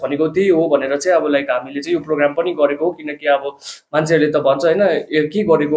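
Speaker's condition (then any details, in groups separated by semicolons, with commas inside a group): No condition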